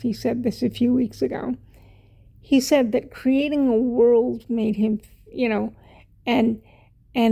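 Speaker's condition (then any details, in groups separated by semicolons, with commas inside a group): Cerebral palsy; wheelchair user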